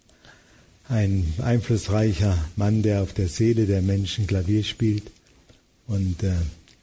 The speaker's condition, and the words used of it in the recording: Parkinson's disease. Könnt ihr ein bisschen die Stimme bei ihm ein klein bisschen lauter machen?